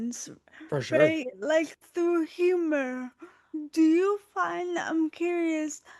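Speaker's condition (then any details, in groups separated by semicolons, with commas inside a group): Autoimmune disease, spinal cord injury; acquired at age 25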